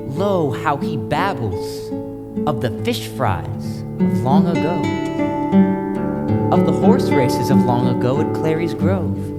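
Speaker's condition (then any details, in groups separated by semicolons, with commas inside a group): No condition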